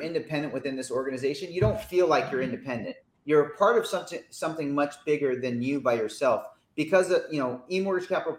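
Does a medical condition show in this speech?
No.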